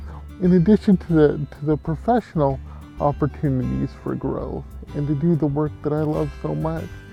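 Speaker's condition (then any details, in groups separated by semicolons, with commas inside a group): Cerebral palsy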